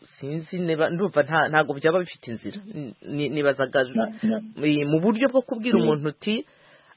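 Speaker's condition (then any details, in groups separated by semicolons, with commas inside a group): No condition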